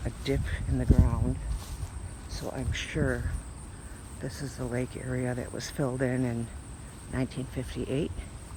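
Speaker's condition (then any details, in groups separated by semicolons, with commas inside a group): No condition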